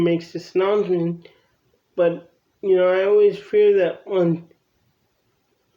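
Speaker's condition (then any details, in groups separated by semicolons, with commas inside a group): Cerebral palsy; from birth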